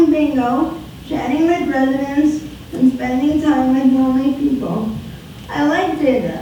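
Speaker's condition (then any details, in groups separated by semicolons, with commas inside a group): Spastic quadriplegic cerebral palsy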